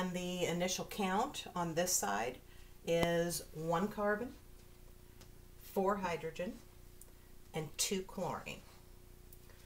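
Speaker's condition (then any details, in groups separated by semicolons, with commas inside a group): No condition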